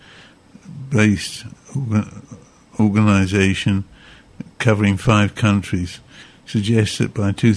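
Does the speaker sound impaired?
Yes: Parkinson's; Parkinson's diagnosed at age 78, tremor, joint stiffness, progressive; 7 years since diagnosis, nearly 85, Madopar three times daily, Mirapexin, worsening yearly.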